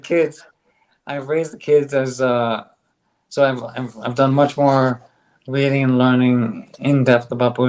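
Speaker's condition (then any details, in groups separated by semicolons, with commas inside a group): ALS; on drug, stronger bite, speaks better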